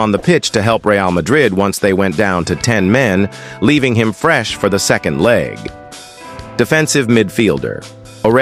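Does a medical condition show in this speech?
No.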